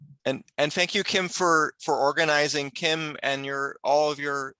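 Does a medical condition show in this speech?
No.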